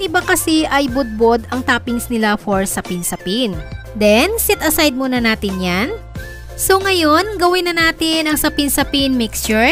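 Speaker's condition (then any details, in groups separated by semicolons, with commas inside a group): No condition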